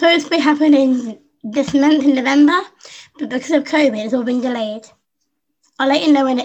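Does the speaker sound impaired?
Yes: Down syndrome; learned to speak by copying younger sister Susie, never stopped talking since.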